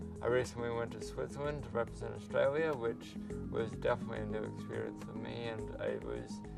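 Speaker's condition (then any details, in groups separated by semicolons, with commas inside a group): Cerebral palsy; from birth, T34 wheelchair racing class; diagnosed at about 18 months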